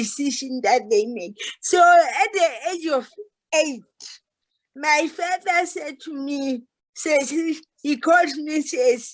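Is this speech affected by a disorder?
Yes: cerebral palsy.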